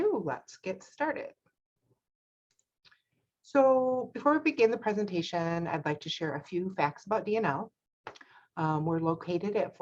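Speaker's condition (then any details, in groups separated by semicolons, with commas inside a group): No condition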